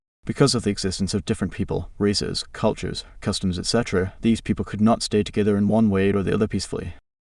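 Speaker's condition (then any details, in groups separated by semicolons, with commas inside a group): No condition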